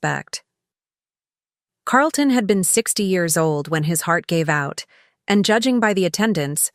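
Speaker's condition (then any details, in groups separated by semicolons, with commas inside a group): No condition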